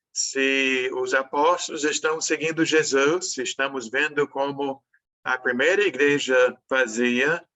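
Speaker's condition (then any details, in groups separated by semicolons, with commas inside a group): No condition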